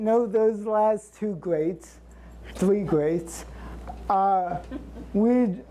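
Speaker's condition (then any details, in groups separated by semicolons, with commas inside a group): Cerebral palsy; since birth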